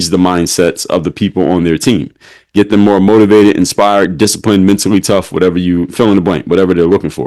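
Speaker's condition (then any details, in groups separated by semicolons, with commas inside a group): No condition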